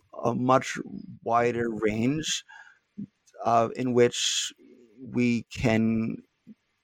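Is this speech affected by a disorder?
Yes: stuttering; little stuttering during this recording; not stuttering much at time of recording; here prolonged sounds, blocks.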